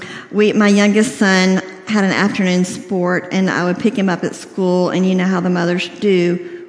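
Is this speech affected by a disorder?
Yes: cleft lip and palate, severe.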